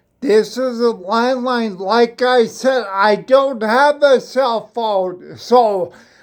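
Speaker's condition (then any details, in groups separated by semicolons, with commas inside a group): Spinocerebellar ataxia; speech sounds drunk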